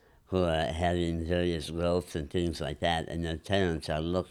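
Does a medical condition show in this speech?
Yes: enlarged tongue from vascular growth; harder swallowing, speech affected.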